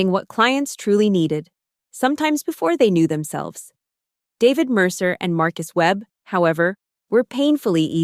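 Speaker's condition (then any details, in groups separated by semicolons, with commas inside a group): No condition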